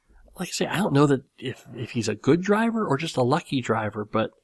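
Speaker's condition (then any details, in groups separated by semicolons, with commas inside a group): Cleft lip and palate; nose still slightly crooked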